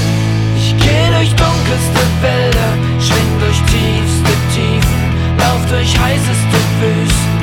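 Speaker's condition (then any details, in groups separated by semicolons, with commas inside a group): No condition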